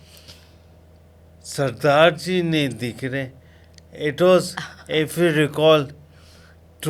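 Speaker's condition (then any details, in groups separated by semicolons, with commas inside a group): Coma after road accident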